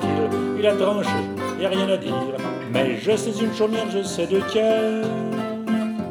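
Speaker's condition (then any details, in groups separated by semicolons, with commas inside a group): No condition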